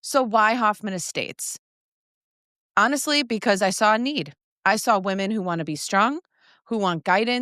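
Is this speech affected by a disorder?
No.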